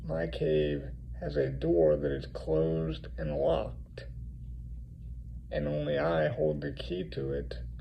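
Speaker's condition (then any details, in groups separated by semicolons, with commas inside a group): Cerebral palsy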